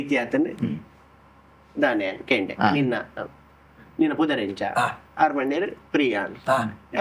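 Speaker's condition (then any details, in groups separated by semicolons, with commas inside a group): No condition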